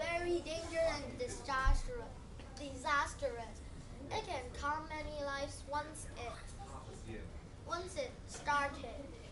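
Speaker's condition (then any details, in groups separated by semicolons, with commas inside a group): No condition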